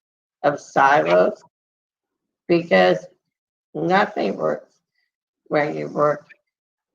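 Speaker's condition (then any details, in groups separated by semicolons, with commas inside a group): Muscular dystrophy; multiple surgeries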